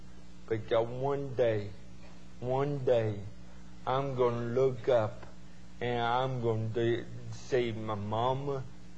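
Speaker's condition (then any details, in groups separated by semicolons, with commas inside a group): Cerebral palsy; talks a little bit funny, people can't understand speech, not an eloquent speaker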